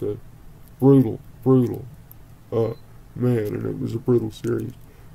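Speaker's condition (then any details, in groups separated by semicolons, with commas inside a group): Cerebral palsy; speaks relatively well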